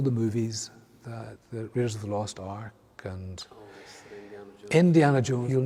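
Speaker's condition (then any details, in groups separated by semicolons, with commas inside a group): No condition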